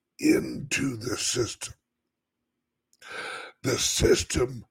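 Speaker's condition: Chronic voice problem; stiff voice box

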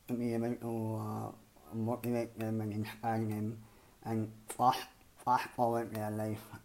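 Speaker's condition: Cleft palate and lip; misaligned jaws

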